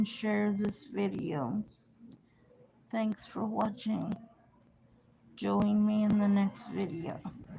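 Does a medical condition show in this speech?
Yes: cerebral palsy; severe scoliosis, Hoyer lift transfers.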